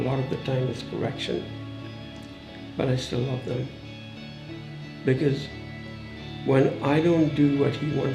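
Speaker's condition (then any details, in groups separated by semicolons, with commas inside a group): No condition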